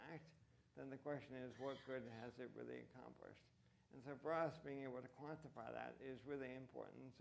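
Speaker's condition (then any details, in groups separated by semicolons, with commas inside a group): ALS; voice impacted, reduced fluency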